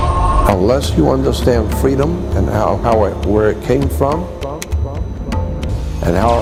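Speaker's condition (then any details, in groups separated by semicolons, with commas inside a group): No condition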